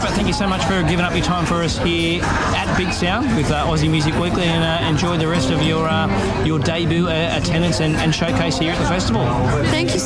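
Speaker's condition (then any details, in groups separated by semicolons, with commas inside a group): No condition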